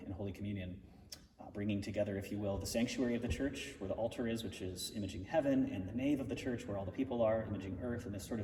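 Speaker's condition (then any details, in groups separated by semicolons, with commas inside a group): No condition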